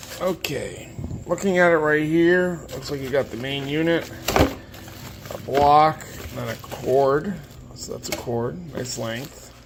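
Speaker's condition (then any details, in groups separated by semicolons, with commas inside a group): No condition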